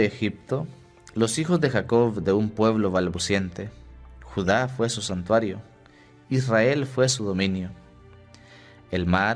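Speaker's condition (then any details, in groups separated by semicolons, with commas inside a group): No condition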